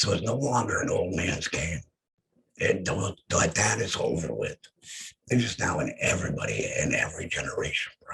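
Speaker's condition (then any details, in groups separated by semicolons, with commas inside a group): Head and neck cancer; voice lost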